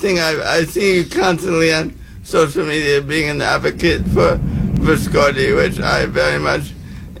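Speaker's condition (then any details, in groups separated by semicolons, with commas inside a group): Cerebral palsy; public speaking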